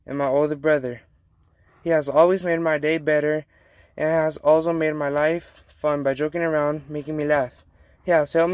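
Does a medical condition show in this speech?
No.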